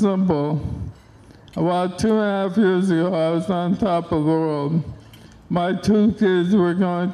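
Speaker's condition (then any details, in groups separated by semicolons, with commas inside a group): ALS; onset left hand and arm, then right arm, spinal stem cells; diagnosed over a year, symptoms 2.5 years, wheelchair, physical therapy; speech expected to be lost, relies on dictation software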